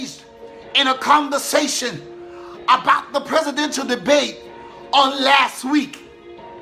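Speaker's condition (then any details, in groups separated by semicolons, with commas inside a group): No condition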